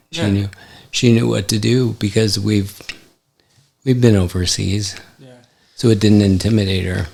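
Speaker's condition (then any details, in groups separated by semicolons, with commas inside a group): ALS; affects hand function; recently diagnosed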